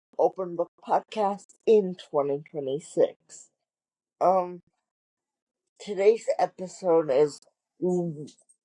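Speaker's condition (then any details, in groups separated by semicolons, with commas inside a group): Cerebral palsy; wheelchair user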